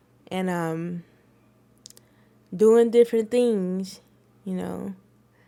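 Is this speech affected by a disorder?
Yes: cerebral palsy; caused by stroke in womb, premature, wheelchair user.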